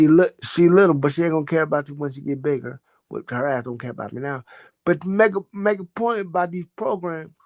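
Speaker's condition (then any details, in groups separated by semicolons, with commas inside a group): Cerebral palsy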